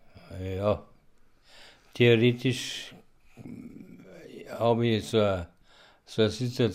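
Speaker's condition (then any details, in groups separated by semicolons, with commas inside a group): Parkinson's disease, rigidity-dominant; rigor-dominant Parkinson's, onset mid-1990s, diagnosed at 50 by Munich specialist, deep brain stimulator implanted; tablets every four hours, reduced dose after brain pacemaker, sudden muscle stiffness episodes; speaks slower, earlier could not hold voice or tone, saw speech therapist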